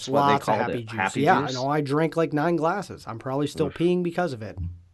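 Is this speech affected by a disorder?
No.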